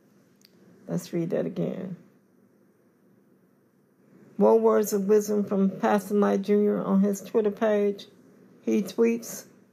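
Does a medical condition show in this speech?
Yes: cerebral palsy; confined to wheelchair.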